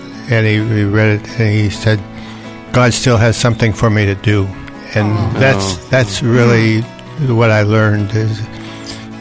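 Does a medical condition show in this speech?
Yes: Parkinson's disease and stroke; slight stroke on top of Parkinson's, not hospitalized, left leg affected, 30 pounds lost; about two years since Parkinson's onset, stroke some months ago, physical therapy; could not talk after stroke, ate little, eating a chore.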